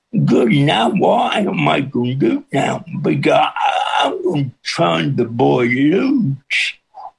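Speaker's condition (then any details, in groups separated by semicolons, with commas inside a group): Cerebral palsy with speech impediment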